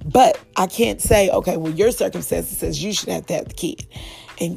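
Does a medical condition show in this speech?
No.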